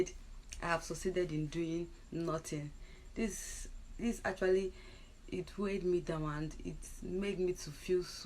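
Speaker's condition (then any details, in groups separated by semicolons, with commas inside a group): No condition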